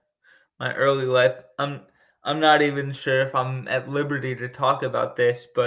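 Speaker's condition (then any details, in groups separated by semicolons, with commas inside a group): Cerebral palsy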